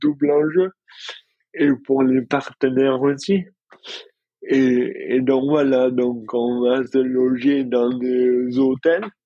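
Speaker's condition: Dystonia; improved balance

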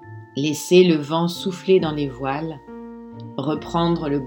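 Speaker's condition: No condition

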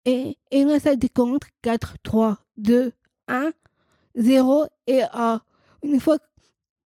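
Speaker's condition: Down syndrome, trisomy 21

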